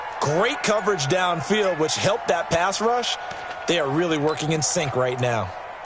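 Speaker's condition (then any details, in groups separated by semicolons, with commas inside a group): No condition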